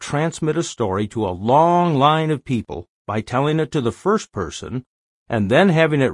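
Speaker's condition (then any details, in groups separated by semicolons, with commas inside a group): No condition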